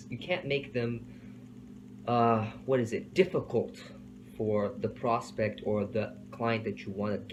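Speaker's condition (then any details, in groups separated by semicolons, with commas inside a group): No condition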